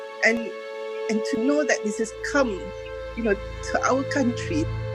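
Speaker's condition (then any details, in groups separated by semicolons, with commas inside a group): No condition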